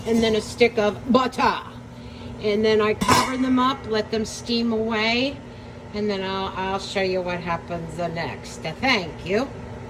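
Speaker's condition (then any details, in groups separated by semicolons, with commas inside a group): No condition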